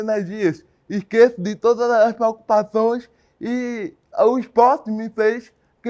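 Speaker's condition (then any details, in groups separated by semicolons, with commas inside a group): Cerebral palsy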